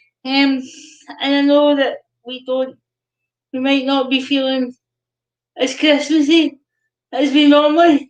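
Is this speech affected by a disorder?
Yes: cerebral palsy.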